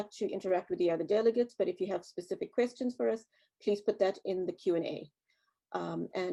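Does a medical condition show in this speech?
No.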